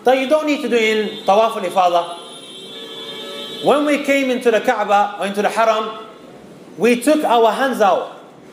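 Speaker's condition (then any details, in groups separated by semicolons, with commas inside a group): No condition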